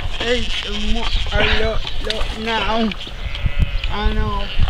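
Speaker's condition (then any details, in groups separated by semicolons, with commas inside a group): Cerebral palsy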